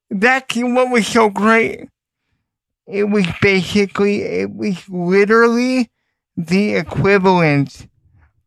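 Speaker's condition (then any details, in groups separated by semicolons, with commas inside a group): Cerebral palsy; wheelchair user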